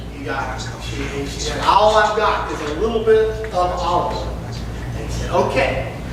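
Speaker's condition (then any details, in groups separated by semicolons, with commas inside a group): No condition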